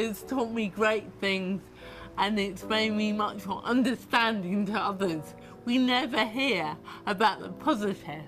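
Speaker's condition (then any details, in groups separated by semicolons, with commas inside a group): Cerebral palsy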